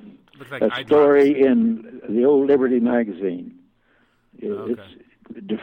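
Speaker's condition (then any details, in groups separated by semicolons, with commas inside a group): Parkinson's; slowly progressive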